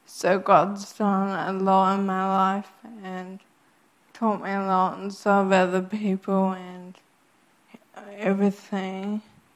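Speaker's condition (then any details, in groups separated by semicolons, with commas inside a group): Friedreich's ataxia; cannot speak if quiet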